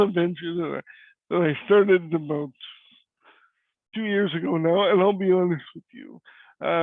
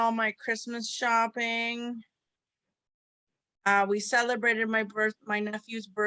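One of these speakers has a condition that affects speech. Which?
The first: cerebral palsy; cannot walk; diagnosed at 10 months; voice is different.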